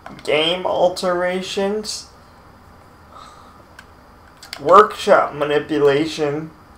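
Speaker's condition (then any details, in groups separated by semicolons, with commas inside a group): Cerebral palsy, mild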